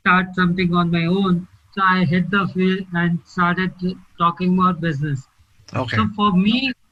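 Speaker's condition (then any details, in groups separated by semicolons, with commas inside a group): ALS; labored slurred speech, choking on water, aspiration risk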